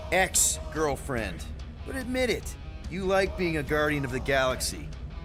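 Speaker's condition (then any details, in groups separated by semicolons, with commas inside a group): No condition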